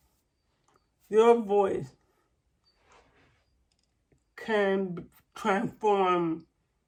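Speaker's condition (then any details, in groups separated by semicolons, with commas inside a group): Cerebral palsy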